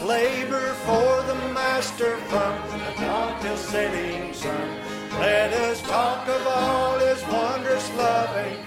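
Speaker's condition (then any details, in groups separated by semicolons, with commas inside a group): No condition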